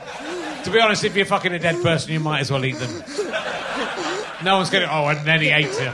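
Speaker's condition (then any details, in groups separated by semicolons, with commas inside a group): No condition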